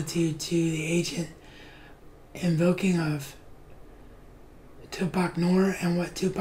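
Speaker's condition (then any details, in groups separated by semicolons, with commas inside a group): Cerebral palsy; wheelchair bound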